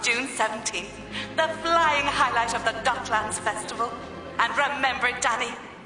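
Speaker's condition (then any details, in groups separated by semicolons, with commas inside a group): No condition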